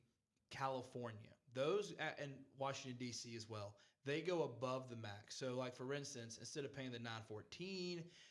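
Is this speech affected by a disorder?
No.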